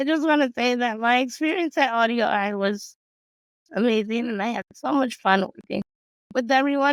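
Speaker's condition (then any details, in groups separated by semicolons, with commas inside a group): Cerebral palsy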